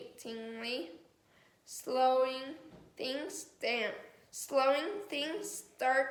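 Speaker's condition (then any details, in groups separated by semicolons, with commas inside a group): Cerebral palsy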